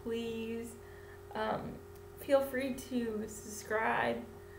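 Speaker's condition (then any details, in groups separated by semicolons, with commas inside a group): Cerebral palsy; infant ventilator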